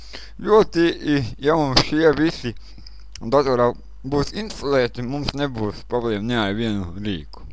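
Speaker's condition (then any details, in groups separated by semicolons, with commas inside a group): Cerebral palsy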